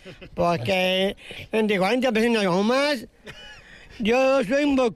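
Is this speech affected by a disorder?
Yes: Down syndrome.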